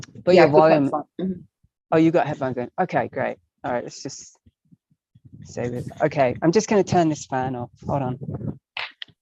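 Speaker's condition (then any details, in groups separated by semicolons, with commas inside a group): No condition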